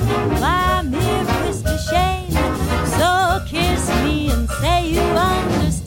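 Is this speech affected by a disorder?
No.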